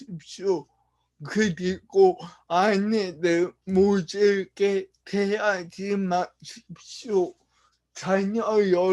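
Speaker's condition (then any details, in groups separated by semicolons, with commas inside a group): Brain lesion disability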